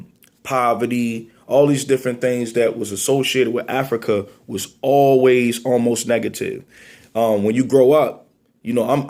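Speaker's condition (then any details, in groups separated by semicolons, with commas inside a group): No condition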